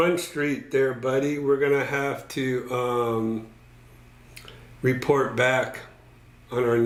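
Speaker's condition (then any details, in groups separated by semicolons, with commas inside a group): No condition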